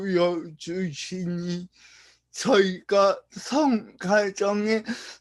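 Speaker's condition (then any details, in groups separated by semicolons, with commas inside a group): Brain lesion disability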